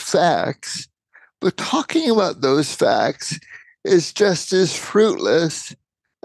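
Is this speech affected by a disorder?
Yes: cerebral palsy.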